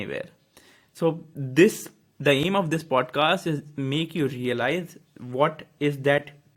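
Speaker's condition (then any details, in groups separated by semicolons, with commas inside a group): No condition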